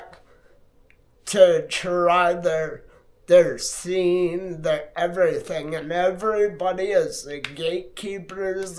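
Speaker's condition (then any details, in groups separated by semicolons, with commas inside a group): Multiple sclerosis; affects hands and left arm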